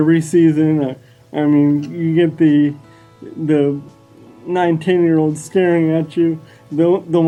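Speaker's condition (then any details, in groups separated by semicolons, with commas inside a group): Cerebral palsy; wheelchair user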